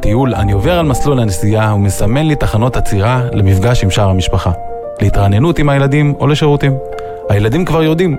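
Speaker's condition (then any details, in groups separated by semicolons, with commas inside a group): No condition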